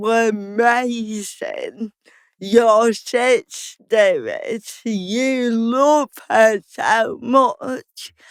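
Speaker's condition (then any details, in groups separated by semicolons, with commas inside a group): Cerebral palsy; slow speech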